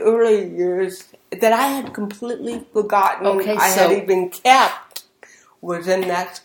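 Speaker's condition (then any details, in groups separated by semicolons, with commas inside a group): Cerebral palsy; hearing impaired, CP preschool in Long Beach from 18 months, childhood physical, occupational, speech therapy; very slurred speech as a child from cerebral palsy plus hearing impairment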